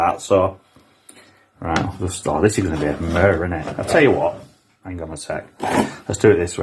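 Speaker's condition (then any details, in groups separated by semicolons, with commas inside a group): No condition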